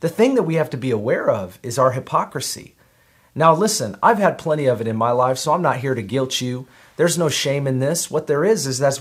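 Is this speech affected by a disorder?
No.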